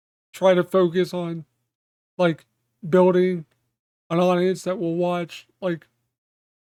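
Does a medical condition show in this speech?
Yes: cerebral palsy.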